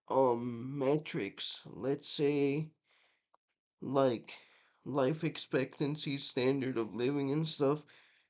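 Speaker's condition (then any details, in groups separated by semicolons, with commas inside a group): Cerebral palsy, mixed, mild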